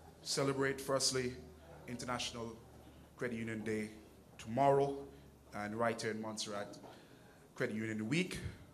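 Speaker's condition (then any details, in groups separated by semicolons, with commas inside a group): No condition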